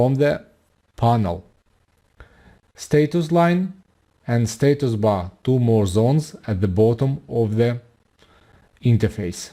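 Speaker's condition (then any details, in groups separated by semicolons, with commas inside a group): No condition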